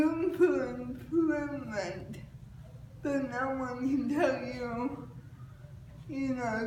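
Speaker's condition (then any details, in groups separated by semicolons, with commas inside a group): Cerebral palsy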